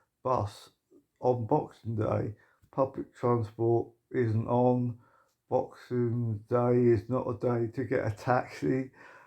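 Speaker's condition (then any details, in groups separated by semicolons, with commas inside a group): Motor neuron disease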